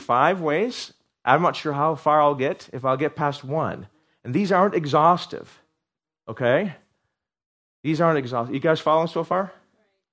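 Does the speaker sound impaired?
No.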